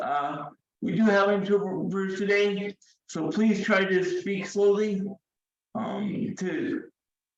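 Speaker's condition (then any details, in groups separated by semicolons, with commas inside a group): Cerebral palsy, severe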